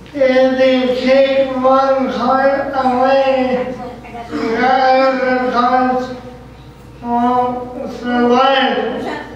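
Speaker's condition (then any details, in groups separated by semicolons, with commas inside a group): Cerebral palsy; needs help dressing, eating, toileting; can be difficult to understand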